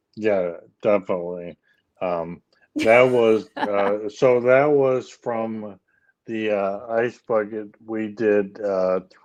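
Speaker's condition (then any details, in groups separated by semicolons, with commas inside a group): ALS; speech issues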